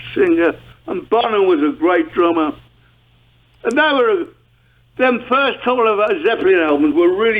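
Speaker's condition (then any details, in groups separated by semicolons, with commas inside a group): Parkinson's disease; long duration, mild case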